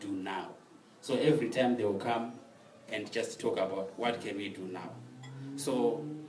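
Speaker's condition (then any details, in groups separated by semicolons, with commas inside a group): No condition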